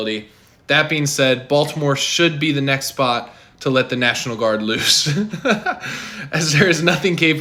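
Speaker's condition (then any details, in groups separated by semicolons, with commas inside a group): No condition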